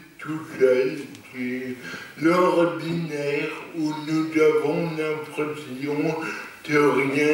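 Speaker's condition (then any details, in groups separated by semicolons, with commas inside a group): Cerebral palsy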